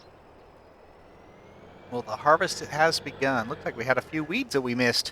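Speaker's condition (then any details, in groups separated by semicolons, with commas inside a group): No condition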